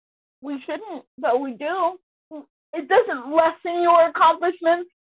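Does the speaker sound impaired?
Yes: cerebral palsy; born 26 weeks premature, amputee, full-time wheelchair user, intellectual disability, full-time and part-time aides; prolonged sitting and car travel hard on body, down about a week after trip.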